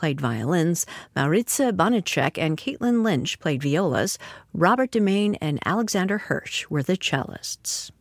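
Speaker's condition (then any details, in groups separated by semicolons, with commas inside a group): No condition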